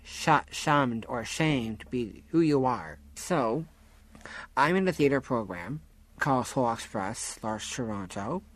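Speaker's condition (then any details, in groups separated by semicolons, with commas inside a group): Down syndrome; disability since childhood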